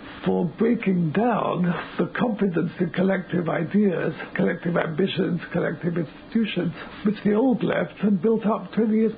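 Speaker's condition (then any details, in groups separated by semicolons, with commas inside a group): Motor neuron disease; progressive, eventually fatal, wheelchair-bound, completely immobile, body capacities steadily shrinking; speaks through air breathing contraption, voice only remaining usable function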